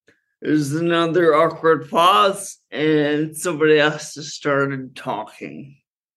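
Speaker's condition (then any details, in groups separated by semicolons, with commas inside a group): Friedreich's ataxia; managed with cannabis for neuropathic pain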